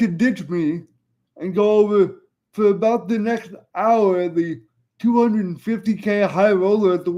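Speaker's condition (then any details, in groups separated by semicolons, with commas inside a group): Cerebral palsy; voice tone sometimes odd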